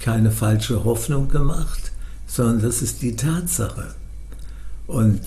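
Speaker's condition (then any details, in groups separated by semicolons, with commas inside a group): Parkinson's disease; on medication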